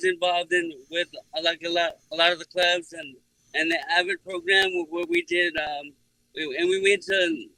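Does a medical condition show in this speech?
Yes: cerebral palsy; speech unaffected.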